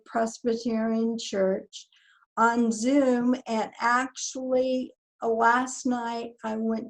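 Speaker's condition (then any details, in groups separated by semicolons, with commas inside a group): ALS; onset with balance loss, backward falls; physical therapy, hospital bed; voice weakening, voice banking begun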